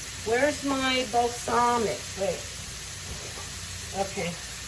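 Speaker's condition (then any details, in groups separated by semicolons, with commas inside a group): No condition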